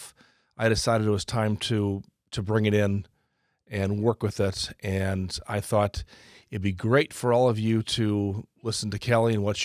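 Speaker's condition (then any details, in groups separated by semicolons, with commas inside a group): No condition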